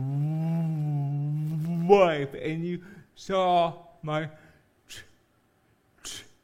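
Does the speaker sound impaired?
Yes: cerebral palsy; congenital, uses wheelchair; speech impediment, needs careful enunciation for voice recognition, jokingly calls Siri speech therapist.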